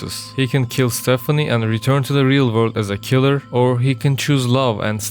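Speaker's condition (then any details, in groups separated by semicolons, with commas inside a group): No condition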